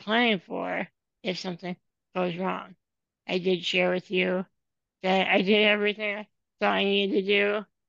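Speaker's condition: Spinal muscular atrophy; depends on caregivers

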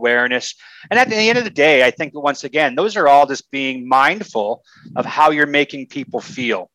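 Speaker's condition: No condition

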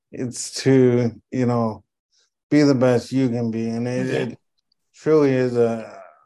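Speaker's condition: Cerebral palsy; power chair

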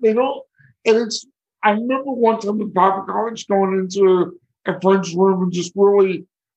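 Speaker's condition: Cerebral palsy; affects speech

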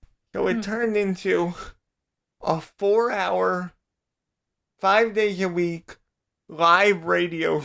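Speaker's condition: Cerebral palsy, spastic quadriplegia

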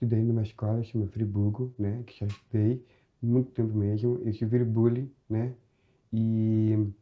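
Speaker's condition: Down syndrome; 26 years old

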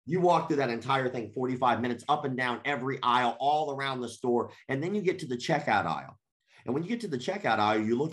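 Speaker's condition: Cleft lip and palate

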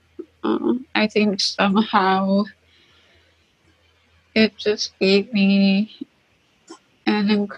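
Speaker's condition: Tracheostomy; facial disfigurement from gunshot wound in suicide attempt at 16

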